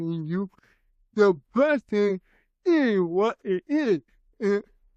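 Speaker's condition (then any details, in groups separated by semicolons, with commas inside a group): Cerebral palsy; from birth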